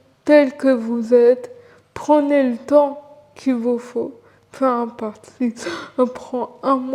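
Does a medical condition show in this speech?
Yes: cerebral palsy; from birth, uses wheelchair.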